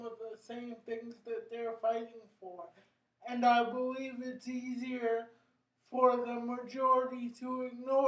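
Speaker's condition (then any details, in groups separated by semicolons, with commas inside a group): Cerebral palsy; brain injury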